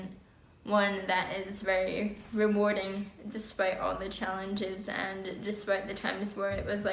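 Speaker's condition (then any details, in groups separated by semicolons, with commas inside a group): Cerebral palsy; oxygen loss at birth; very mild; crooked lip movement, slightly nasal, early sucking, swallowing loss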